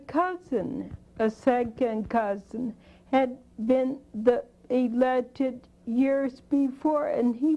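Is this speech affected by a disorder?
Yes: spinocerebellar degeneration; genetic form; speech once almost incoherent, improved with intensive therapy.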